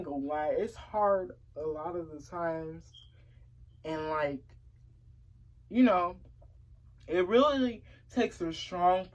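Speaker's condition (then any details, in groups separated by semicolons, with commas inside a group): Cerebral palsy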